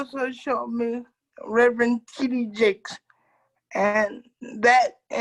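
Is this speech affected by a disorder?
Yes: cerebral palsy.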